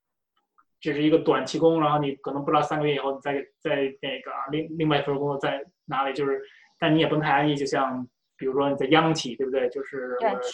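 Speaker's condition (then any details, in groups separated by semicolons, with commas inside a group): Stuttering; native Mandarin speaker, moved to US at 17, few therapy sessions in remote Beijing suburb, worse, stopped; blocks on first word, stutters less in Chinese than English, harder to understand in English; repeated sounds, repeated words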